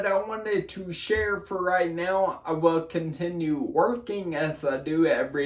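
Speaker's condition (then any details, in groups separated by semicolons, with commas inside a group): Brain injury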